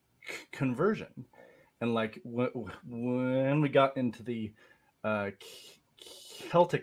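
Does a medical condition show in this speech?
Yes: stutter; tried pitch-shifted delayed auditory feedback device for choral speech, not really effective, picks up ambient sound; stutter heard as turbulence in voice, partly worsened by nerves; here repeated sounds, prolonged sounds, blocks.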